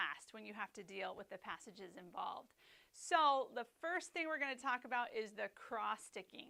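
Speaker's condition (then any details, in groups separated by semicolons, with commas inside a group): No condition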